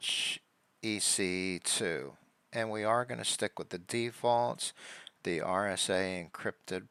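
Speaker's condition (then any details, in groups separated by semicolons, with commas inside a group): No condition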